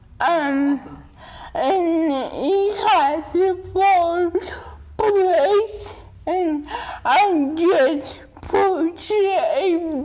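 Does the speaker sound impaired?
Yes: dystonia; brain damage sometimes in basal ganglia, lost control over body, nervous system affected, wheelchair user, hands affected; physical, occupational, speech therapy, therapeutic recreation at CRIT, Teletón USA, about 8 years, tires after therapy; takes deep breath and relaxes when tense to gain control, calms before able to speak.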